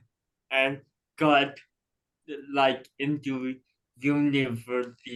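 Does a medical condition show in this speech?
Yes: cerebral palsy.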